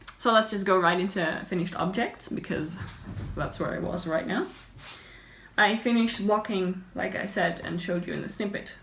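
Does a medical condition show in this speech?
No.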